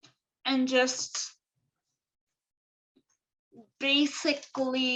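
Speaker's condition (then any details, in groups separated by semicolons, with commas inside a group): Cerebral palsy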